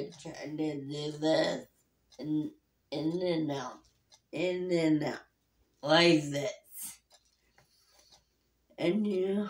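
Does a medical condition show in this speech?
Yes: muscular dystrophy.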